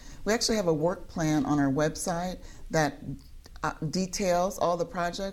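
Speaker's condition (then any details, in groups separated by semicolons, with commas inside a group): No condition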